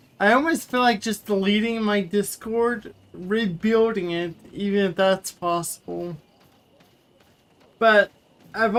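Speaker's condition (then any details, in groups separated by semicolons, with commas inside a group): Cerebral palsy; wheelchair user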